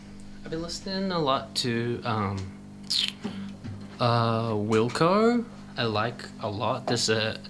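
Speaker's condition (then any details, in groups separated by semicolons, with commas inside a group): No condition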